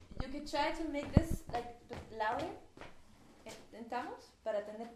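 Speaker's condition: No condition

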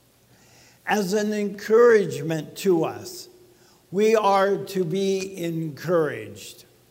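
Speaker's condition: ALS; talks funny, speech sounds abnormal

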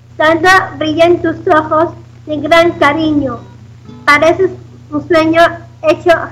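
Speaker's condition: Down syndrome; self-described good language

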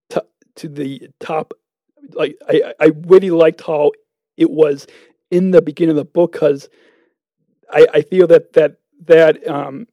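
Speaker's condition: Stuttering; lifelong stuttering; repeated sounds, repeated words

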